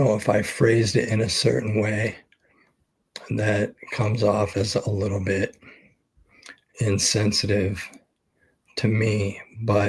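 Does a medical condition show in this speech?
Yes: ALS; brain-computer interface implant; expects to lose voice very soon.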